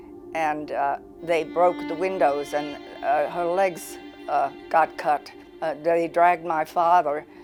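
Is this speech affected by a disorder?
No.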